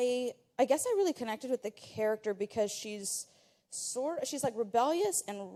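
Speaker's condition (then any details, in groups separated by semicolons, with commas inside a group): No condition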